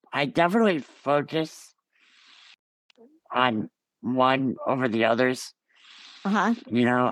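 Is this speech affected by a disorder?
Yes: Ullrich congenital muscular dystrophy; from birth, diagnosed at 4, Ullrich found at 25 by DNA test; scoliosis surgery at 14 nearly fatal, stopped breathing 2 minutes six weeks later.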